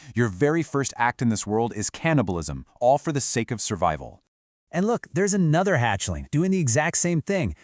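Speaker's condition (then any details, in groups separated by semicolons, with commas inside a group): No condition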